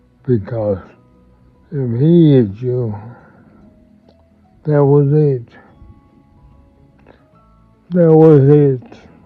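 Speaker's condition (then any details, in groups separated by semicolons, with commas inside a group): Multiple sclerosis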